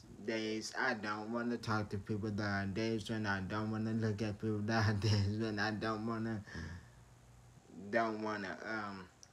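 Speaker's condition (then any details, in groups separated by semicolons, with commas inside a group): Traumatic brain injury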